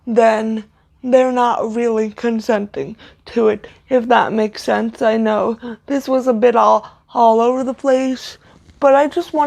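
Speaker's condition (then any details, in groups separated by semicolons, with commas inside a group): Cerebral palsy, severe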